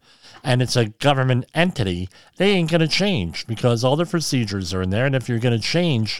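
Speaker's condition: Cleft lip and palate

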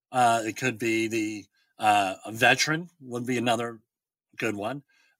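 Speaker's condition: Bilateral cleft lip and palate

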